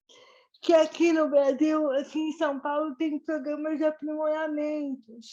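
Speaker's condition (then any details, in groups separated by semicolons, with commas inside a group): Cerebral palsy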